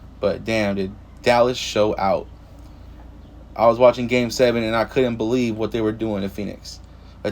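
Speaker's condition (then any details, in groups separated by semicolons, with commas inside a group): No condition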